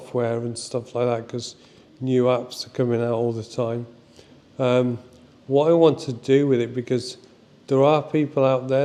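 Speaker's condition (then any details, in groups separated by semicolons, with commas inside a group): Motor neurone disease; ALS type; progressing quickly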